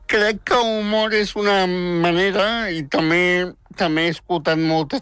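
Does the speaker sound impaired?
Yes: spastic tetraplegic cerebral palsy; from birth, twin embryo died in complex pregnancy, premature, wheelchair user, much physiotherapy; aged 26, no further improvement expected; very talkative since age 3, worked hard to make people understand speech.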